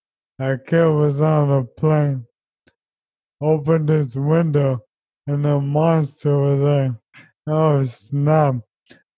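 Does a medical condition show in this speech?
Yes: ALS; young onset.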